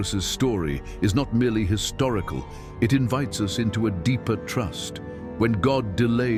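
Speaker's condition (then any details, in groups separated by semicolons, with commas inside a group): No condition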